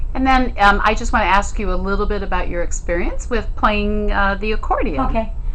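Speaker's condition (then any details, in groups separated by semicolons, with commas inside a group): No condition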